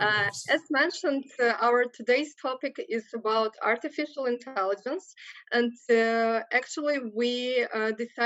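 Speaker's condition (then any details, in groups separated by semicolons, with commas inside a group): No condition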